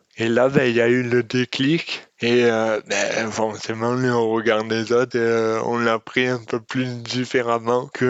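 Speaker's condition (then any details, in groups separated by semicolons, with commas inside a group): Dystonia; speech disorder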